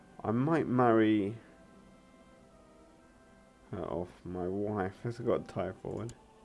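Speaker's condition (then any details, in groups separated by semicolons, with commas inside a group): Cerebral palsy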